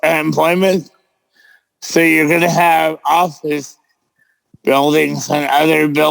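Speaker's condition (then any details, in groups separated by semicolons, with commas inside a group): Cerebral palsy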